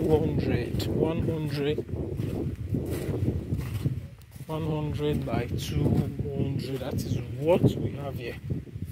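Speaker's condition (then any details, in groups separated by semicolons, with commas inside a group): No condition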